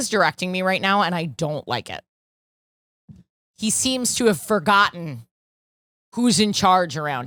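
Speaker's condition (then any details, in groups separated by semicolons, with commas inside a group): No condition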